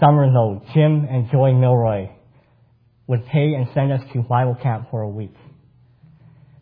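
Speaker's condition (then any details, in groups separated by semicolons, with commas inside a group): Cleft palate; congenital cleft palate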